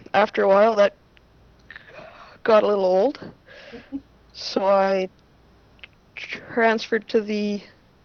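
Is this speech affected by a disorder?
Yes: stuttering; familial stuttering, oldest and youngest maternal uncles stutter, possibly a great uncle, very little therapy around age six; stutter noticeable to listeners, self-revealing; here prolonged sounds, blocks.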